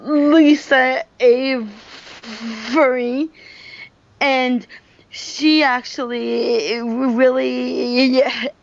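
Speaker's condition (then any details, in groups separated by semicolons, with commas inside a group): Stuttering; developmental stutter since starting to talk, childhood speech therapy with speech pathologist Lisa Avery; stuttering audible during interview, finds stuttering exhausting; stutters more with opposite sex, therapy taught slower blended speech, cannot sustain it in job interviews; prolonged sounds, blocks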